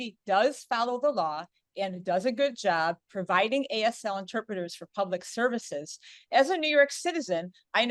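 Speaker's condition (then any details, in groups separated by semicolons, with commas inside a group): No condition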